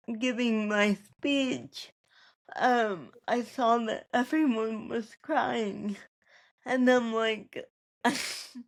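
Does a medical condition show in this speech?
Yes: cerebral palsy.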